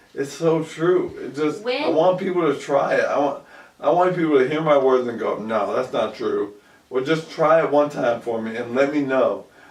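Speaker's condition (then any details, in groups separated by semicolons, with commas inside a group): ALS; about 2 years since onset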